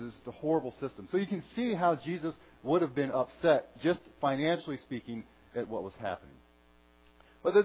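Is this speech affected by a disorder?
No.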